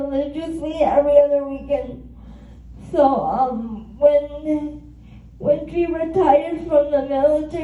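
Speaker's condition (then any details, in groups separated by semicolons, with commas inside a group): Cerebral palsy; spastic quadriplegia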